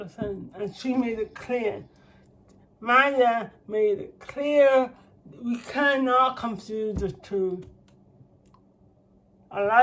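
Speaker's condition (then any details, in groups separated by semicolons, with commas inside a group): Cerebral palsy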